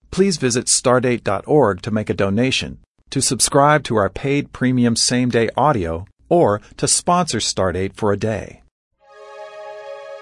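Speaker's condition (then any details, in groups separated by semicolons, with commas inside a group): No condition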